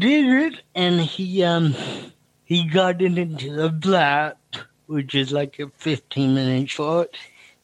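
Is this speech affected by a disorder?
Yes: cerebral palsy; noticeable speech impediment, speaking time predictable on stage, feels picking up host's stammer.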